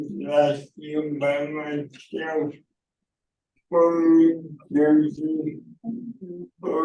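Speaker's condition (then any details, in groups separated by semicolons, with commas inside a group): Cerebral palsy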